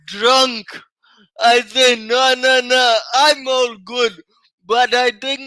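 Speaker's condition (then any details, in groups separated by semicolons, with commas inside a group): Cerebral palsy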